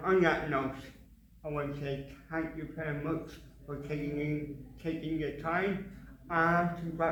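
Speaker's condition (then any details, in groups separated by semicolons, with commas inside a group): Cerebral palsy; mild, ataxic type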